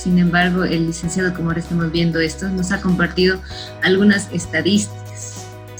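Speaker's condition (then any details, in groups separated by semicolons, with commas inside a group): No condition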